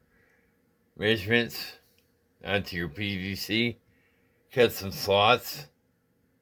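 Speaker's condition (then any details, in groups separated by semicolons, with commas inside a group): Traumatic brain injury; three-week coma, paralysis; sounds drunk when speaking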